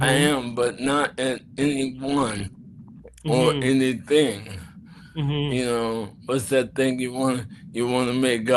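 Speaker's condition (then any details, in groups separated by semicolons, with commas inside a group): ALS; throat muscles affected, speech slowed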